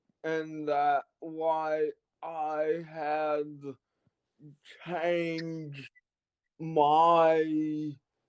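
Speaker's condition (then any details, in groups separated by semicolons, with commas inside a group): Cerebral palsy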